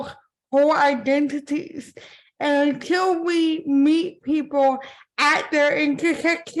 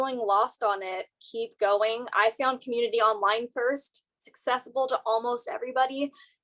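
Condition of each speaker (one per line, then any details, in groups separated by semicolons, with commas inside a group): Cerebral palsy; from birth; impaired speech
No condition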